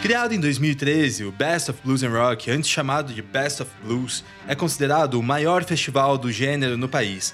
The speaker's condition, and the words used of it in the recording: None; typical speech.